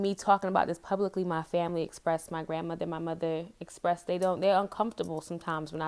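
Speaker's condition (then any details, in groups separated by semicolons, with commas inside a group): No condition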